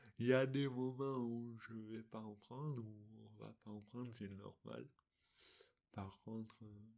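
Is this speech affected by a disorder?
Yes: dystonia; articulation difficulties.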